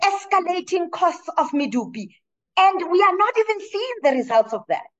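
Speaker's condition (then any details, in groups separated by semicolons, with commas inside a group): No condition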